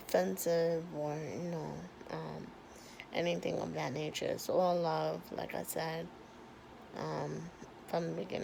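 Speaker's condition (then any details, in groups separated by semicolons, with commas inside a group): Cerebral palsy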